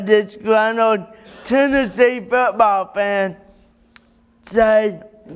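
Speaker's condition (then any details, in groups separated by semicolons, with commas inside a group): Cerebral palsy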